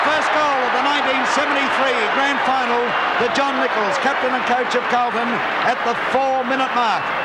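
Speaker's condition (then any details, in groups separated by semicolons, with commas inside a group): No condition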